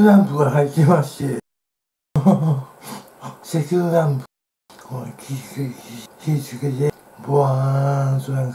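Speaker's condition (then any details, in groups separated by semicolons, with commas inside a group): Tongue cancer, partial glossectomy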